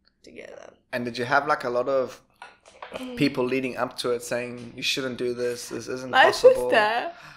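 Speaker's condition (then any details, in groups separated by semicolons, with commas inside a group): No condition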